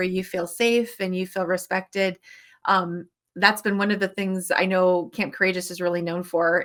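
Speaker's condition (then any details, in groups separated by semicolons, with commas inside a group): No condition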